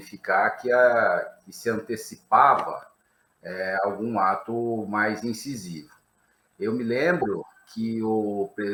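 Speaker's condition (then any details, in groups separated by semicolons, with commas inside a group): No condition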